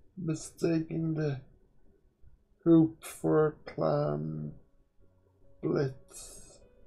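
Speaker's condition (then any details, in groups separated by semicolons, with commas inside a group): Quadriplegic cerebral palsy; uses one hand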